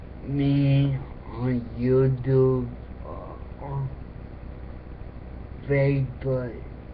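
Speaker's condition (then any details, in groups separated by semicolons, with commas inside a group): Cerebral palsy; affects speech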